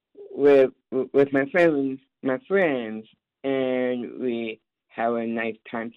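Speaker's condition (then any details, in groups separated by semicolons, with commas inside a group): Down syndrome; lives independently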